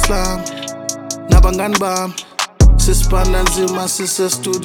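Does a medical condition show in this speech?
No.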